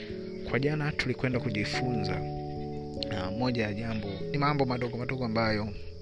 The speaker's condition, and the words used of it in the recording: None; typical speech.